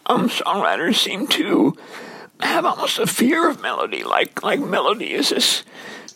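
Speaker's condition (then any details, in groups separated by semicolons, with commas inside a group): Dysphonia; voice raspier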